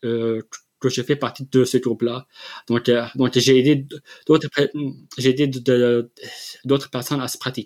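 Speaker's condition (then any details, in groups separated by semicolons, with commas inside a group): Stuttering; speech therapy in Quebec for 5 to 7 months; blocks, repetitions, stutters more when stressed or anxious, blocks on Zoom, barely able to answer; repeated sounds, repeated words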